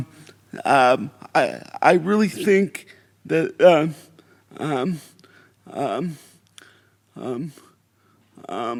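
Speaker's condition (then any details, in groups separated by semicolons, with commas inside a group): Cerebral palsy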